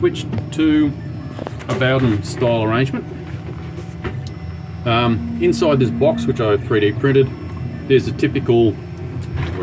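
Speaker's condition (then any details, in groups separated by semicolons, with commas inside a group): No condition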